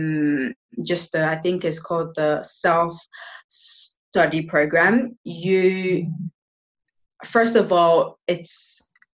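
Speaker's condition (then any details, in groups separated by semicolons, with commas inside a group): Stuttering; sometimes intense blocks, getting stuck; after 3-month program with Michael Williams, pausing and breathing techniques, improving in English and Spanish; before program: sometimes intense blocks, stuck on own name, nervous in new speaking situations; prolonged sounds, blocks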